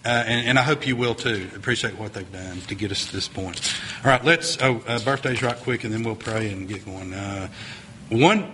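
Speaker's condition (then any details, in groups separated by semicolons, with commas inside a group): No condition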